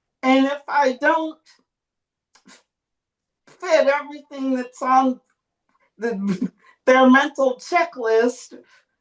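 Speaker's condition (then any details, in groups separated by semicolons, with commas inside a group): Cerebral palsy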